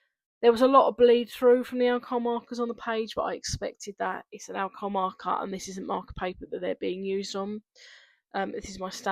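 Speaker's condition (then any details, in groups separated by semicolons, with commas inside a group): No condition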